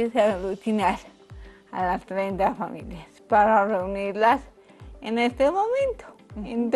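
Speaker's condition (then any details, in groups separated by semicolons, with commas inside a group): Cerebral palsy; from birth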